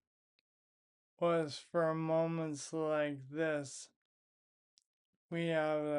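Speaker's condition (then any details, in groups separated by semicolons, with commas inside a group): Primary lateral sclerosis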